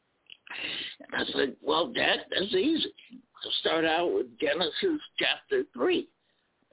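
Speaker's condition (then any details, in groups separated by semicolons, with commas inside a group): Spasmodic dysphonia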